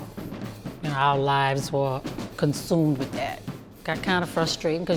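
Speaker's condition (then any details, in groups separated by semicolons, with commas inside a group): No condition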